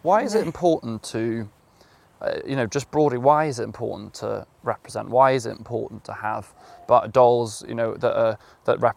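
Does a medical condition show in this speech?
No.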